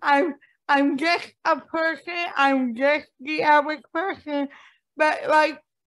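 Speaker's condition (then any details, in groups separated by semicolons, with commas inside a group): Cerebral palsy; impaired speech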